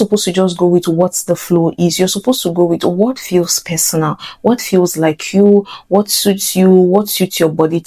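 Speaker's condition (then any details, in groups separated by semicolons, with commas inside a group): No condition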